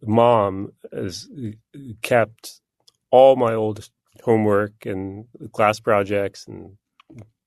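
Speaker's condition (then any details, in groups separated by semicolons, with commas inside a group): Stuttering; onset as a kid; adult, still stutters; no stuttering when singing, singing uses different neural pathway; prolonged sounds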